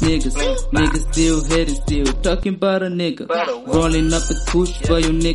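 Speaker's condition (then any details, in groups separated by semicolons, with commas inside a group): No condition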